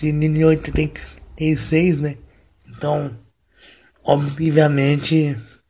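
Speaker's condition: Cerebral palsy, mild; voice mildly affected, occasional voice breaks

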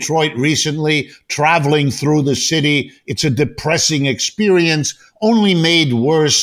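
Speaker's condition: No condition

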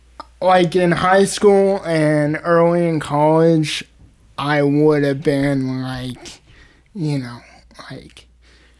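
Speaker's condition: Cerebral palsy, spastic

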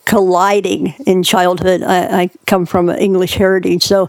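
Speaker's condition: Cleft palate; born two months premature

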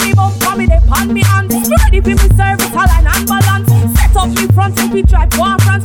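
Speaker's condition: No condition

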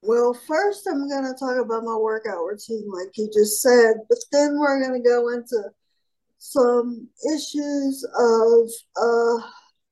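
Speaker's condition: Cerebral palsy; from birth

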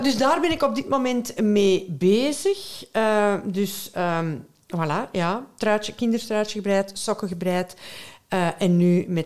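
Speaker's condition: No condition

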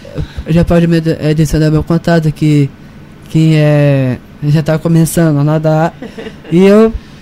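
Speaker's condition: Down syndrome; genetic, present from birth, recognized soon after birth

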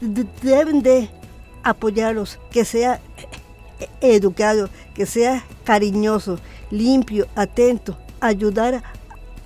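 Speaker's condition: Down syndrome; adult woman

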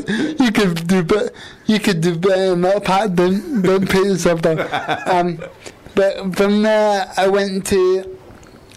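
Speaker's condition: Quadriplegic cerebral palsy; all four limbs affected, wheelchair bound

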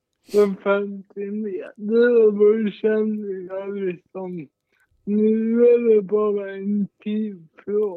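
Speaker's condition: Cerebral palsy, mild

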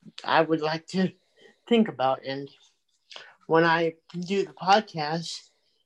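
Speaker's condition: Cerebral palsy; from birth

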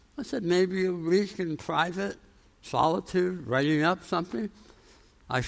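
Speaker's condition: Tongue cancer, jaw reconstruction; radiation-treated tongue cancer, jaw osteoradionecrosis, jaw transplant in Miami, mandible bone graft, titanium implants; about 13 years since tongue cancer, healing after implant surgery, permanent teeth not yet affixed

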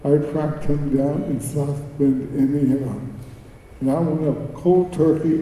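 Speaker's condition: Cerebral palsy; speech

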